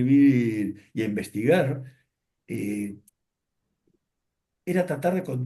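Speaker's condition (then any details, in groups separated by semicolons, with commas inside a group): No condition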